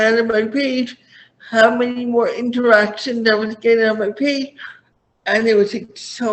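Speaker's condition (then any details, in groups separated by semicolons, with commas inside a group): Cerebral palsy; did not talk until about age five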